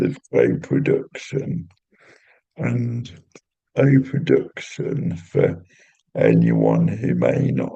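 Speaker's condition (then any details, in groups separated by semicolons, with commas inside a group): Cerebral palsy; intrathecal baclofen pump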